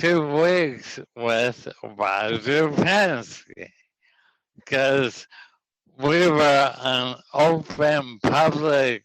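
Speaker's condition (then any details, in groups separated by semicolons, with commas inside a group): ALS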